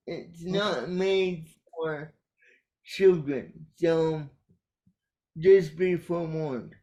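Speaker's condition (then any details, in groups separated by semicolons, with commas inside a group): Cerebral palsy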